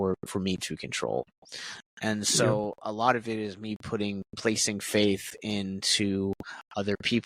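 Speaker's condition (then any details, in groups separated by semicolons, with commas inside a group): No condition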